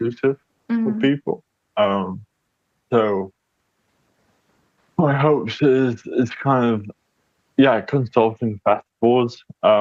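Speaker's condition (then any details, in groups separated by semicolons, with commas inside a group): Cerebral palsy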